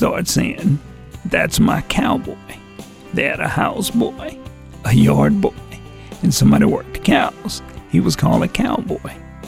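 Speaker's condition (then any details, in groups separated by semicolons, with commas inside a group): Vocal dysphonia; talks differently because of vocal dysphonia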